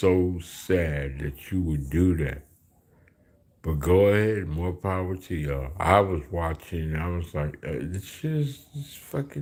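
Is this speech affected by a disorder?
Yes: slurred speech.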